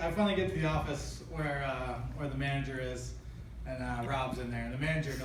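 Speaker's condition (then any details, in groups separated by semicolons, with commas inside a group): No condition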